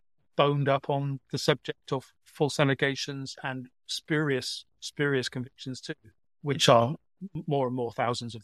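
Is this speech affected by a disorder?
Yes: stammer; lifelong stammer; milder stammer than about six years ago; much heavier stammer about six years ago during trial, barrister advised not speaking in court; here repeated words, prolonged sounds.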